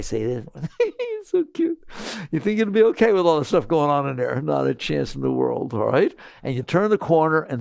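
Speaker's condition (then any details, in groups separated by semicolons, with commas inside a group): No condition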